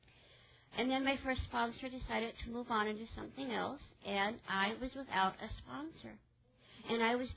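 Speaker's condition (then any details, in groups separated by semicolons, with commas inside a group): Cleft palate; congenital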